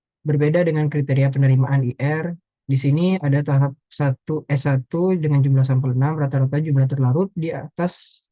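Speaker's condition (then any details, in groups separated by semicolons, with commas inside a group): No condition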